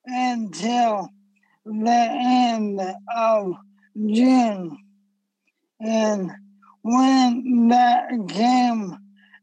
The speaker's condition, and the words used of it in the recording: ALS (motor neuron disease). In order to allow listeners to more easily understand the wisdom he shares, we've sped up his speech in the editing process.